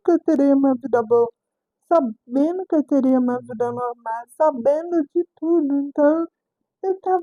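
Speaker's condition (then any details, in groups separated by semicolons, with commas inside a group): Cerebral palsy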